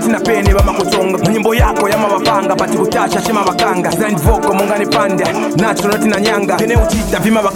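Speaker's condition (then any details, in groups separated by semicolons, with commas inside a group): No condition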